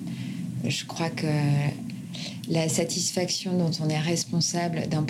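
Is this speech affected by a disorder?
No.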